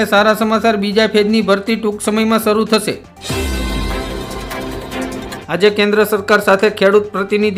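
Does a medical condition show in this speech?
No.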